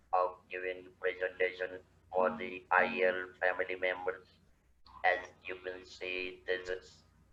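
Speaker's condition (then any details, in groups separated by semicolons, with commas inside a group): Laryngectomy (vocal cords removed) after stage IV vocal cord cancer; about 25 years since cancer; distinctly audible unique voice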